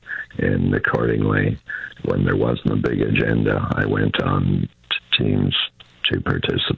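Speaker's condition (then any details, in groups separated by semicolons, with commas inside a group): Throat cancer; fifth bout of cancer after four earlier bouts; recovered from recent throat cancer, still has throat trouble, reduced energy; voice affected by throat cancer, ongoing throat trouble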